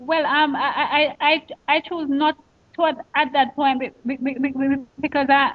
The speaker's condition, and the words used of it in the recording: Stuttering. And you had shared with me that sometimes you feel like you're having a panic attack when you stutter.